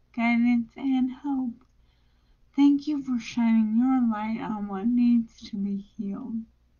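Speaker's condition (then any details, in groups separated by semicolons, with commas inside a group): Brain injury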